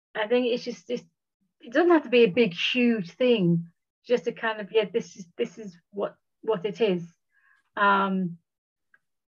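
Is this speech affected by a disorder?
Yes: stammer; runs in family, father also stammers; variable, bad days when wearing a mask is impossible; sudden blocks on words, repeats until understood, slow to answer questions, worse with senior people; here repeated sounds, repeated words.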